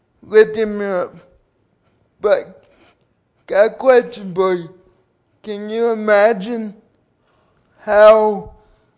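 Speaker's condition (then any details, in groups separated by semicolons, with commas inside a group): Cerebral palsy; from birth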